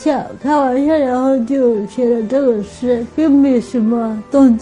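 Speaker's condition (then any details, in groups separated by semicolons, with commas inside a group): Cerebral palsy; cerebral palsy from oxygen deprivation at birth, not born in hospital due to poverty, unable to do manual labor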